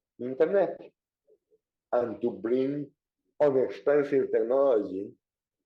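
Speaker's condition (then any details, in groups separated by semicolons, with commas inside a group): Cerebral palsy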